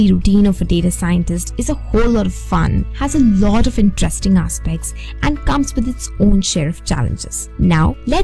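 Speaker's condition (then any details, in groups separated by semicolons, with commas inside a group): No condition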